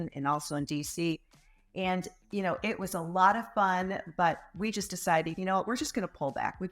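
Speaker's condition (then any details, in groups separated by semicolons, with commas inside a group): No condition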